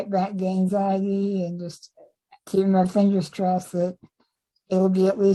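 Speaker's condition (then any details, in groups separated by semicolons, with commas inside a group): Spinal muscular atrophy type 2; type 2, limbs affected, contractures; daily oral medication, stable or improving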